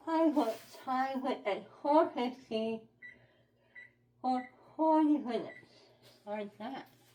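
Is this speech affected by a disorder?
Yes: head and neck cancer; tracheostomy.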